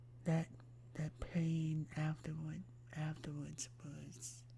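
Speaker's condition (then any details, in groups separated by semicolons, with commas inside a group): Myasthenia gravis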